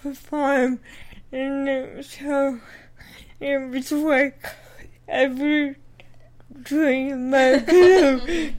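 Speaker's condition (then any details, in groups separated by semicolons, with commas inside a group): Cerebral palsy; rehearses comedy material repeatedly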